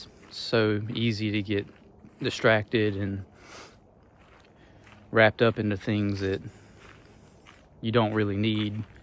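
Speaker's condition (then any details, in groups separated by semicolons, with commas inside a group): No condition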